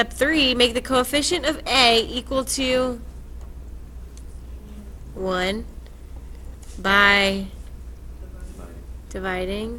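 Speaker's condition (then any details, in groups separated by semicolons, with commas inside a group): No condition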